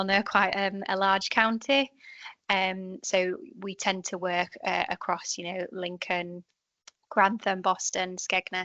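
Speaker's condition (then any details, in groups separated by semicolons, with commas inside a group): No condition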